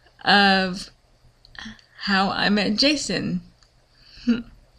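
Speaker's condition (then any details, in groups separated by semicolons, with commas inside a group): Cerebral palsy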